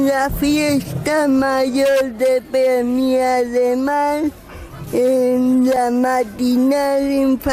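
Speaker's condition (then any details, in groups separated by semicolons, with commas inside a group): Cerebral palsy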